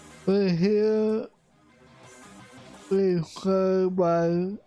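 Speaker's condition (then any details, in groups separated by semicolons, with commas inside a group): Cerebral palsy; affects voice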